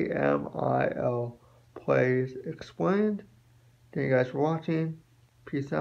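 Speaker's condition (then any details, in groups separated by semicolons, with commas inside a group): Spastic quadriplegic cerebral palsy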